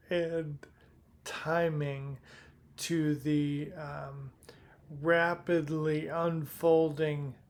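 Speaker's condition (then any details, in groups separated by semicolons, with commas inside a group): Primary lateral sclerosis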